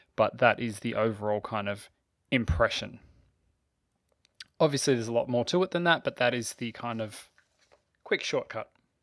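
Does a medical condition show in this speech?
No.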